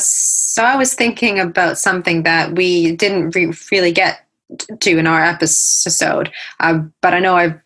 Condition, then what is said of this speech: Stuttering. And, you know, you start speaking and you think of five different ways to say the same thing.